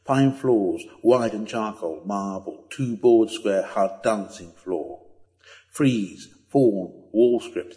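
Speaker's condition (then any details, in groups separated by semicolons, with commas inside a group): No condition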